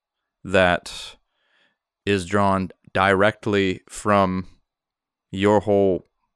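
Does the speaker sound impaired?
No.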